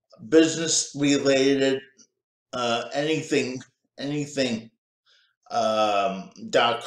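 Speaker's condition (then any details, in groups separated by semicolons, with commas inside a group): Cerebral palsy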